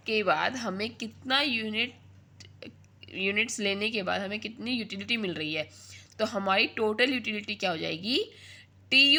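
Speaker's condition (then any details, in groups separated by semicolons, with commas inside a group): No condition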